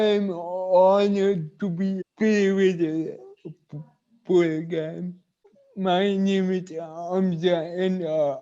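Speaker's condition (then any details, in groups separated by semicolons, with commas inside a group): Cerebral palsy; cannot speak normally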